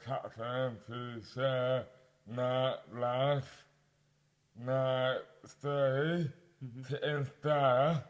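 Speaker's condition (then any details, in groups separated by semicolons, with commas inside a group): Dystonia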